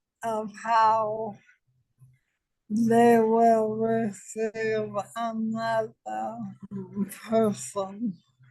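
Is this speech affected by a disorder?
Yes: ALS; diagnosed almost five years ago.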